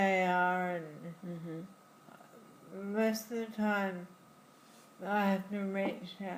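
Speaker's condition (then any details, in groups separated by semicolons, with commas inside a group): Friedreich's ataxia; diagnosed in childhood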